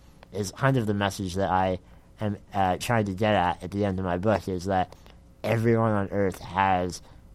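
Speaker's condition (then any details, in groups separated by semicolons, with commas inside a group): Spinal muscular atrophy; uses expensive wheelchair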